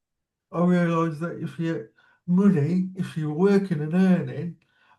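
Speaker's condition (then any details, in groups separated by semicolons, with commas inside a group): Cerebral palsy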